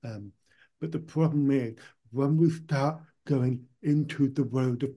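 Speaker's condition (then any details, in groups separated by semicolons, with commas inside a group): Profound deafness; powerful hearing aids early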